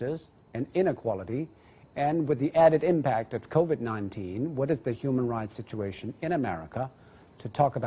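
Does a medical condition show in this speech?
No.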